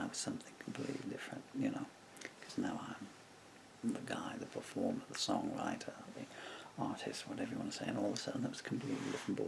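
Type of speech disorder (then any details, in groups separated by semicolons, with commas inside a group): Bulbar dysarthria; progressive bulbar palsy (MND)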